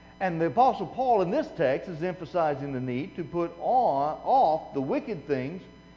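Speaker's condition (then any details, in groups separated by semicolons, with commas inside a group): No condition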